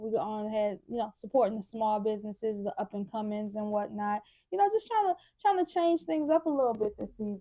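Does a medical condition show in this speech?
No.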